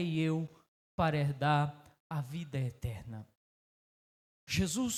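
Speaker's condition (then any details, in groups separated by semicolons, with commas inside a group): No condition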